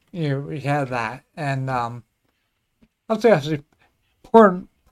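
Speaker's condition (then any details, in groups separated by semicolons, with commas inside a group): Cerebellar ataxia; not a walker; slurs a bit, voice affected a little, may need to repeat himself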